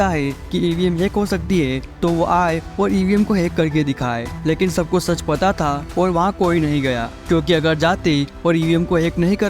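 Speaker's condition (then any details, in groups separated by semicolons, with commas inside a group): No condition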